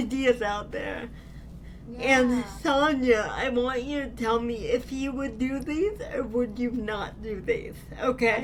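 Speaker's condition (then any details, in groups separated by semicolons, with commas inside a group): Cerebral palsy; fine motor difficulty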